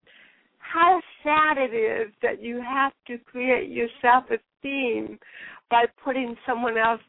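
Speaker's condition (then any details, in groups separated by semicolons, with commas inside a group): Cerebral palsy; lifelong, since birth, car ran onto parents' lawn when mother six months pregnant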